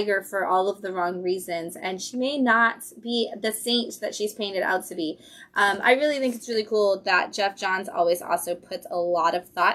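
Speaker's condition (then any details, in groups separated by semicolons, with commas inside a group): No condition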